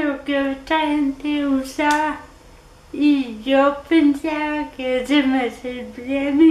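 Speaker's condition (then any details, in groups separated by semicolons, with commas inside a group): Cerebral palsy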